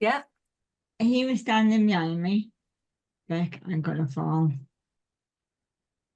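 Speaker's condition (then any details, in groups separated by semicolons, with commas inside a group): Cerebral palsy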